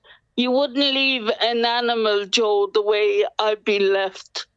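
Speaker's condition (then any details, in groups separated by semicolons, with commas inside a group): Cerebral palsy; cerebral palsy from birth, quadriplegia, legs fixed by surgery so don't bend, dependent on two carers and hoist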